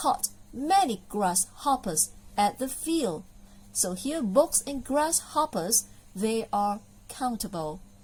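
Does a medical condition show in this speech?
No.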